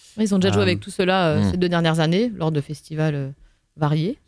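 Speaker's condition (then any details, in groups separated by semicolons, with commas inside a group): No condition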